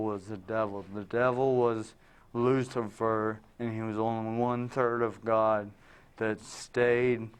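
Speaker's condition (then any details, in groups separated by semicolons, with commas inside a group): Traumatic brain injury; now talking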